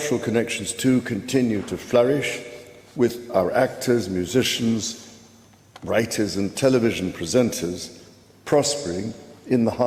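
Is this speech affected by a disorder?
No.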